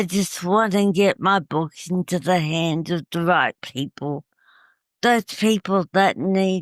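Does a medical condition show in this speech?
Yes: cerebral palsy; uses wheelchair.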